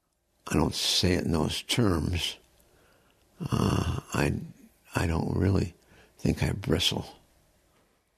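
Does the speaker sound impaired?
Yes: progressive supranuclear palsy; degenerative, specialized form of Parkinson's; diagnosed about a year ago, cannot stand up, eyesight, vision and handwriting badly worsened.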